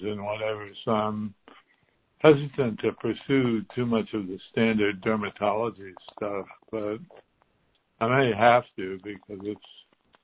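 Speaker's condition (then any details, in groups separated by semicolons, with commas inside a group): Parkinson's; stem cell infusions in houston, infusions finished, assessment due in september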